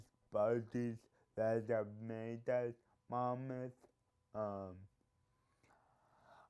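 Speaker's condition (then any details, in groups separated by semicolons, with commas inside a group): Cerebral palsy; speech impediment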